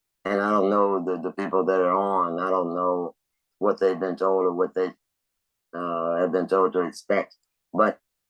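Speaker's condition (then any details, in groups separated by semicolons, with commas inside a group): Laryngectomy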